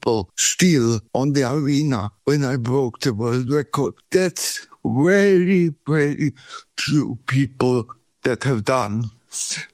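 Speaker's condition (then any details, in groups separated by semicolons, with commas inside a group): Cerebral palsy; no breathing first 40 minutes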